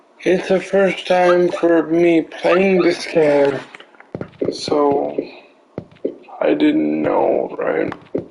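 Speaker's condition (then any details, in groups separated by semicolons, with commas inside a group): Cerebral palsy; affects limbs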